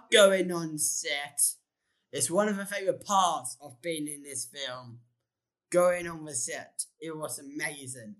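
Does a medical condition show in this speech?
Yes: Down syndrome.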